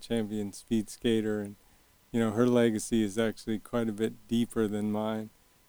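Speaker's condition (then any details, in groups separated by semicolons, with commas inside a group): Early onset Parkinson's; young onset Parkinson's, Medtronic deep brain stimulation implant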